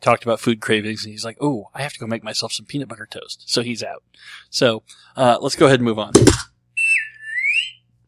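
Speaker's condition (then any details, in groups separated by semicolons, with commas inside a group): Cleft lip and palate; treated as a baby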